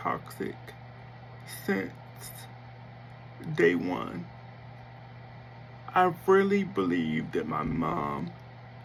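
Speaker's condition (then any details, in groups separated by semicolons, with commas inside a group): Cerebral palsy; affects motor skills and speech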